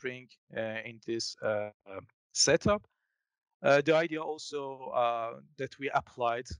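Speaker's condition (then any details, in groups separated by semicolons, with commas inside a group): No condition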